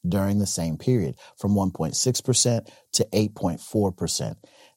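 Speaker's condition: No condition

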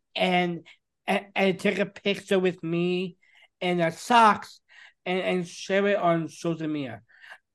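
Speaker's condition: Down syndrome; lifelong genetic condition; young man, in last year at Huntington High School when business started; short, sometimes ungrammatical sentences, word repetitions and substitutions

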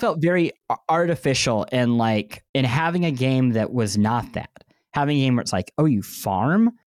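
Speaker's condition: Cleft lip and palate; surgeries most summers of childhood

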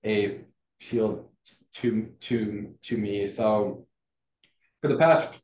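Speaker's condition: Stuttering; stuttering since childhood; varies by situation, more fluent when confident, healthy and feeling good; repeated words

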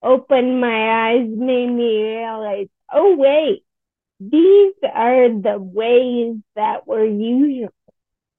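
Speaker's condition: Friedreich's ataxia; rare genetic progressive neuromuscular disease, onset age 17, wheelchair user, also multiple sclerosis for 9 years; speech and swallowing issues, unclear whether from Friedreich's ataxia or multiple sclerosis

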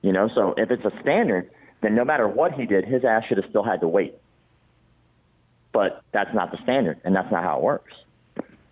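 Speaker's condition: Cleft palate; congenital

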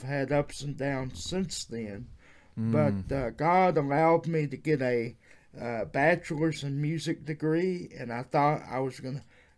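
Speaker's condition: Cerebral palsy; wheelchair user

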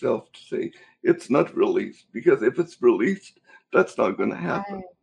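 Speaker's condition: Cerebral palsy; cerebral palsy since birth

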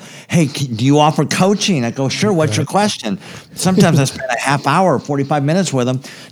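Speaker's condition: Cleft palate; congenital, very severe

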